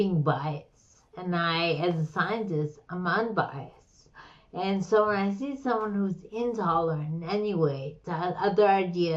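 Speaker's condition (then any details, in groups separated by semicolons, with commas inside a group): Slurred speech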